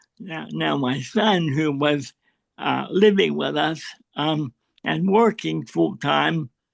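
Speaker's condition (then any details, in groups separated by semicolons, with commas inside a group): Cerebral palsy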